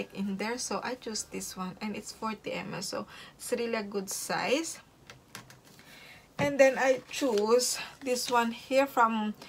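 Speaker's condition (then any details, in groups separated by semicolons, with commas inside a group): No condition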